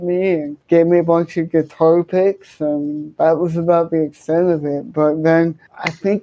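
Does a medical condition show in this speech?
Yes: cerebral palsy, hemiplegia.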